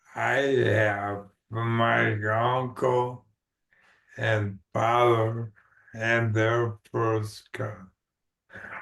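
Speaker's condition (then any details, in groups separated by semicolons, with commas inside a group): ALS; no known genetic mutation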